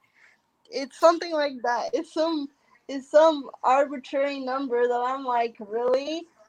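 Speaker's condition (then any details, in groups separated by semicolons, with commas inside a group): Cerebral palsy; drives electric wheelchair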